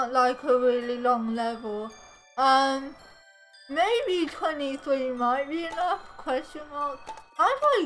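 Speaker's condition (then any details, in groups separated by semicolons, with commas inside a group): Cerebral palsy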